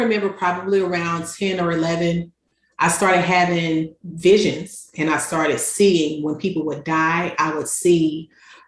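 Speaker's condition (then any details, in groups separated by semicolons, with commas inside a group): No condition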